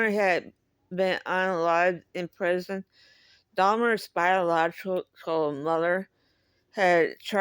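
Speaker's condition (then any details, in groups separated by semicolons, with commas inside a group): Cerebral palsy; speaks differently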